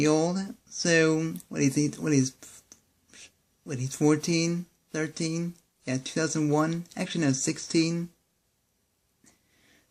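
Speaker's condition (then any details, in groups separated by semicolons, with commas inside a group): Cerebral palsy; speaks fast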